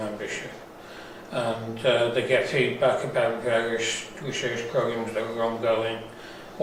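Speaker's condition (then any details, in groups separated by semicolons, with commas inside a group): Parkinson's; diagnosed about 5 years ago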